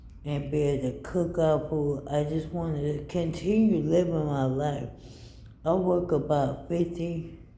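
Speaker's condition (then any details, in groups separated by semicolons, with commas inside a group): ALS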